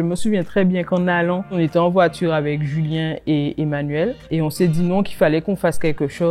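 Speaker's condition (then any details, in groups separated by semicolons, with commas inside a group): No condition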